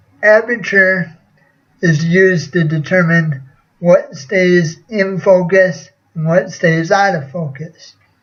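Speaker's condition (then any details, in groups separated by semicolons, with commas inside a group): Cerebral palsy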